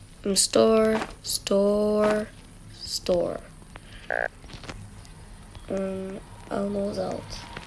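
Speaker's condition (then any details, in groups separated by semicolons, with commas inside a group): No condition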